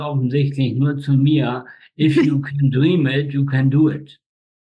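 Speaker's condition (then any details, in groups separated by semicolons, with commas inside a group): Spastic tetraparesis; all four limbs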